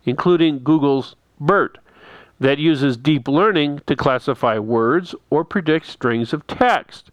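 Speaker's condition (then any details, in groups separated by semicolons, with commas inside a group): No condition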